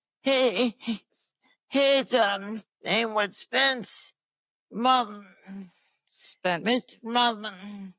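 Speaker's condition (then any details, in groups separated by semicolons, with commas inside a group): Cerebral palsy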